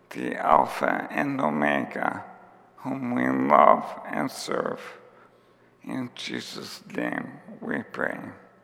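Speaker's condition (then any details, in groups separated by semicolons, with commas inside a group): ALS; onset with tiredness and clumsiness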